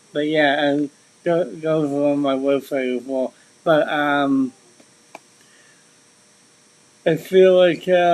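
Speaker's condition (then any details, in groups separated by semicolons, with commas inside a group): Cerebral palsy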